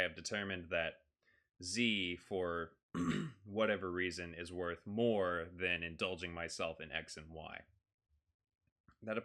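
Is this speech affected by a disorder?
No.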